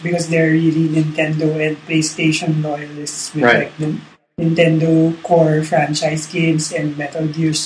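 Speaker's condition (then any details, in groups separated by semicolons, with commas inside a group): No condition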